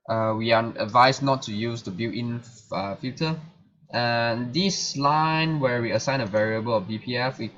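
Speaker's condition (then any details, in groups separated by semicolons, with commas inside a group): No condition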